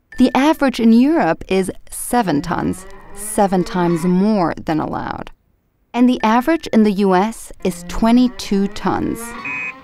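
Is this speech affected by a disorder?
No.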